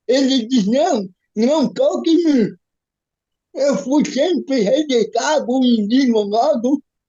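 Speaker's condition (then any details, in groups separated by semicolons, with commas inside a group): Cerebral palsy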